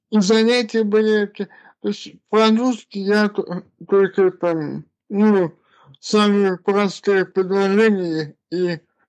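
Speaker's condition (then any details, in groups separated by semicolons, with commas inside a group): Cerebral palsy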